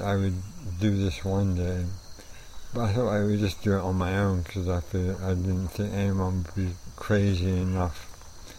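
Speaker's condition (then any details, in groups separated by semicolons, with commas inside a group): ALS; progressive incurable, first sign trouble playing guitar, left arm affected, will eventually destroy movement and breathing; symptoms noticed last year, neurologist said likely ALS, still able to cycle long distances; voice already affected by condition, used to be fairly soft-spoken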